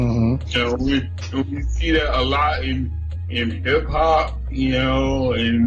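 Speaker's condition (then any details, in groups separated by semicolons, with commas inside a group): Cerebral palsy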